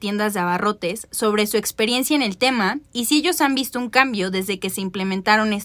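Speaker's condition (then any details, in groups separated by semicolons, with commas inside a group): No condition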